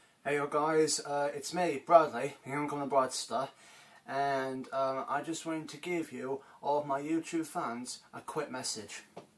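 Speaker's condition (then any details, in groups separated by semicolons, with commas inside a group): No condition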